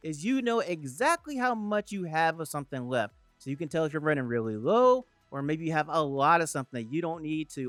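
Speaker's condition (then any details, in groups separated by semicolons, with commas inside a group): No condition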